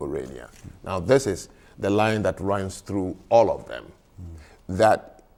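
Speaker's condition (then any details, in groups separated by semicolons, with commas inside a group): No condition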